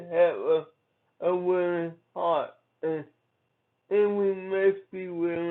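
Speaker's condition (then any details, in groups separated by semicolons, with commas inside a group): Cerebral palsy; from birth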